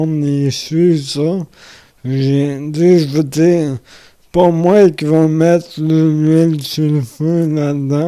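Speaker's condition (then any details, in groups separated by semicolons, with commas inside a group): Amyotrophic lateral sclerosis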